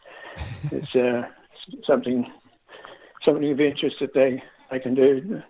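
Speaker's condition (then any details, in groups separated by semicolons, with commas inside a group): Parkinson's disease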